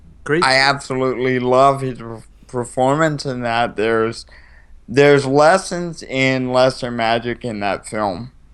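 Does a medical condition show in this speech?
Yes: cerebral palsy.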